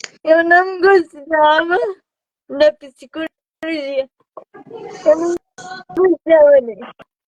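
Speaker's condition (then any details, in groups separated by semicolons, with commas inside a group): Cerebral palsy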